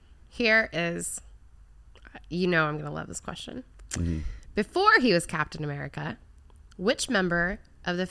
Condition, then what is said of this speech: None; typical speech.